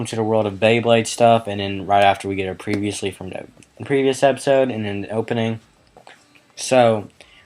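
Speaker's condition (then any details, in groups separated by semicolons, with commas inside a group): No condition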